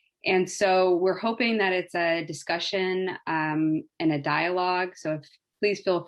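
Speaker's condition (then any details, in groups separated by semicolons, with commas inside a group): No condition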